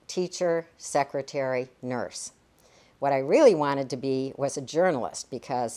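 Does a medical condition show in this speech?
No.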